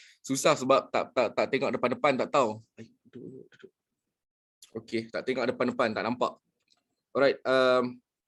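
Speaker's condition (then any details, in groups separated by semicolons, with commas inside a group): No condition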